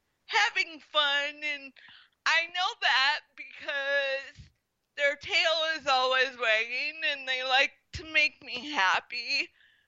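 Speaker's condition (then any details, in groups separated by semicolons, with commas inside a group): Spastic quadriplegic cerebral palsy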